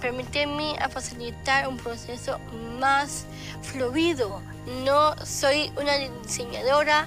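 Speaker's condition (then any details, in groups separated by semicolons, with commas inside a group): Down syndrome; short limbs, small feet, hands and arms, short neck and torso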